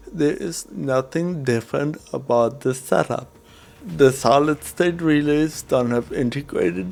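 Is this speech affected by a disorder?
Yes: cerebral palsy.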